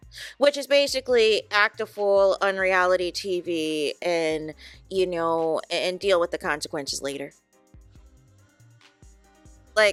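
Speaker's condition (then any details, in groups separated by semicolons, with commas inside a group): No condition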